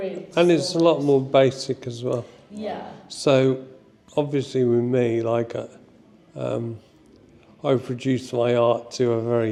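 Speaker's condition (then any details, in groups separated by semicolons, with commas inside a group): Motor neurone disease (ALS)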